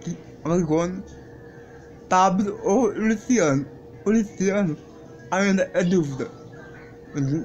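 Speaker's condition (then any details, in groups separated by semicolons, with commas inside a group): Cerebral palsy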